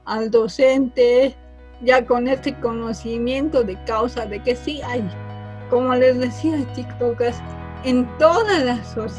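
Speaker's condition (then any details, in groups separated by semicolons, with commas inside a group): Cerebral palsy from birth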